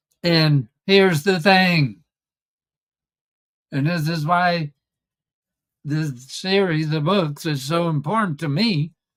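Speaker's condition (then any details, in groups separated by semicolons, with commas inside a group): ALS; formerly paralyzed, wheelchair, now walking again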